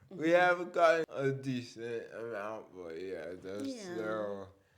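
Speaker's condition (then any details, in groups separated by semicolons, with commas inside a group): Cerebral palsy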